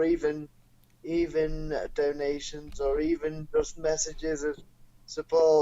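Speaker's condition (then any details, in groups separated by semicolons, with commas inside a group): Cerebral palsy; non-progressive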